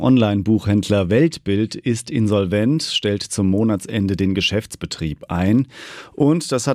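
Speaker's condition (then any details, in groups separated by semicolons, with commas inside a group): No condition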